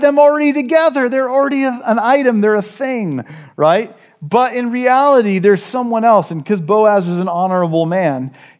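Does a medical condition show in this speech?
No.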